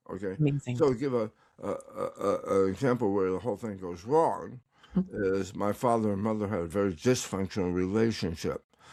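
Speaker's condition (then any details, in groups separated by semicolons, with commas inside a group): Tongue cancer; recovering, tongue exercises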